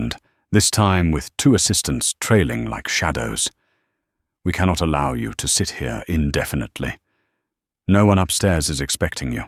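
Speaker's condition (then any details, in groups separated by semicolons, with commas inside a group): No condition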